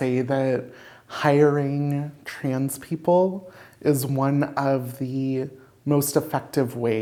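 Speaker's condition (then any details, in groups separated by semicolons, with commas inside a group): No condition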